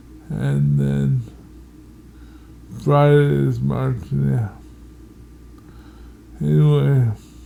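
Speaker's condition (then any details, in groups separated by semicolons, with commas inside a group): Multiple sclerosis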